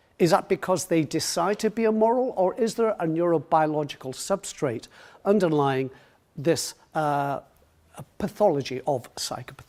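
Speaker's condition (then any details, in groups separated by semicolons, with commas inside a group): No condition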